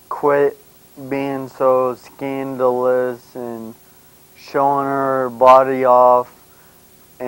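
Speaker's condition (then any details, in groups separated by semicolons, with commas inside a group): Brain injury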